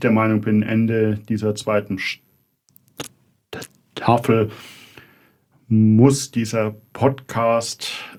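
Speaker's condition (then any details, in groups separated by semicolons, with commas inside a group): Stuttering; severity varies in phases, handled openly; audible stuttering; stuttering never severe enough to stop finishing a reporting story; blocks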